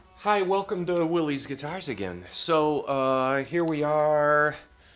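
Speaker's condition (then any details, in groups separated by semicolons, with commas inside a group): No condition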